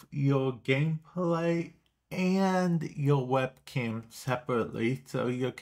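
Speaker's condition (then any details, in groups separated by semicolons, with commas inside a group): Traumatic brain injury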